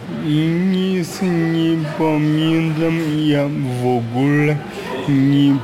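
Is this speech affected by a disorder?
Yes: aphasia; acquired after accident, severe brain injury, prolonged unconsciousness, 1% survival odds, whole body paralysed after waking; age 39, right-sided weakness, walks with crutch, pool treatments at Lądek-Zdrój, earlier rehabilitation in Konstancin; no speech for about five years after regaining consciousness.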